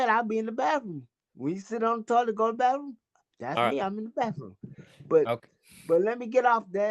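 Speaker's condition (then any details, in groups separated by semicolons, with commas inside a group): Cerebral palsy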